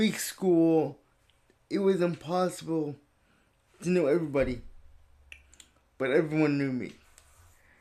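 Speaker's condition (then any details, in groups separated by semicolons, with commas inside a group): Cerebral palsy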